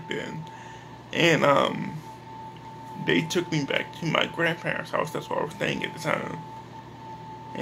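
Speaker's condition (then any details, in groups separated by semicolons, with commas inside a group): Cerebral palsy; speech is not the best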